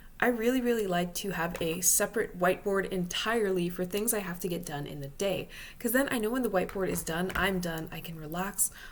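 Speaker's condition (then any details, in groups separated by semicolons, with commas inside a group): No condition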